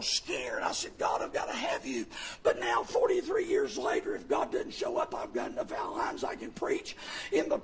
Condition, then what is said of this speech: Vocal cord paralysis. I apologize for my voice.